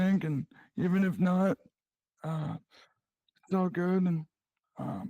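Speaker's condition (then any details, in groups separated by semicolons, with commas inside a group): Cerebral palsy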